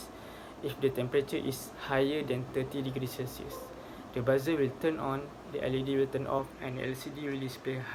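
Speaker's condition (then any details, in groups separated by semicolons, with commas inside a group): No condition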